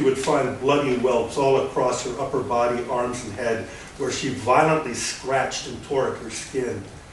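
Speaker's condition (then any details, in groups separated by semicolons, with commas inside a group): No condition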